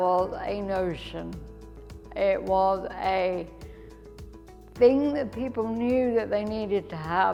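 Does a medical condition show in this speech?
Yes: cerebral palsy; mixed types.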